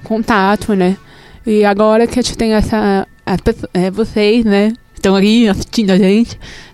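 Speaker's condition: Deafness, profound left, severe right; severe loss right ear

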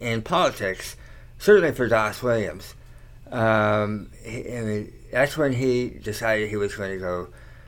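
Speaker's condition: Tongue cancer surgery; slight slur, talks okay

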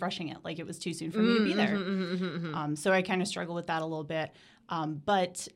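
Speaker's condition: No condition

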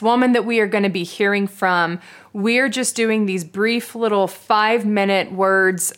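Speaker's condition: No condition

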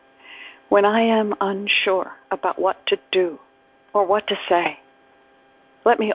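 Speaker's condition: No condition

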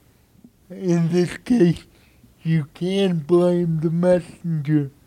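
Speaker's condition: Cerebral palsy; no medication

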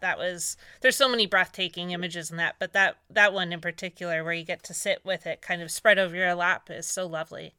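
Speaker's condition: No condition

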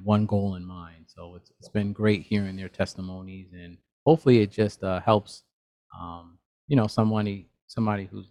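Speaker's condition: No condition

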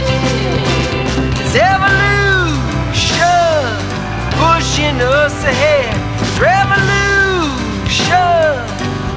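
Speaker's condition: No condition

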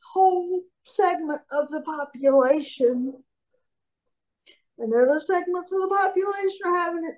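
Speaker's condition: Cerebral palsy; largely independent

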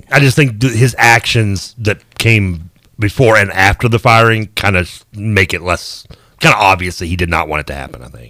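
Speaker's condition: No condition

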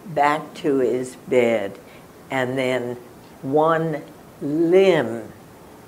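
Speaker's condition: Spasmodic dysphonia; ALS

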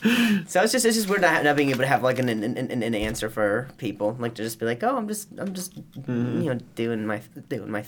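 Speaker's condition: Stutter, acquired after concussion; talks differently since concussion; repeated sounds, repeated words

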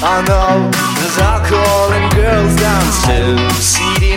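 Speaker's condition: No condition

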